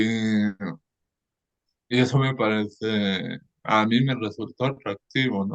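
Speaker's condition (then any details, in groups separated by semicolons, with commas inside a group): Cerebral palsy; lifelong; spasms even when calm; may run out of air, not always fully intelligible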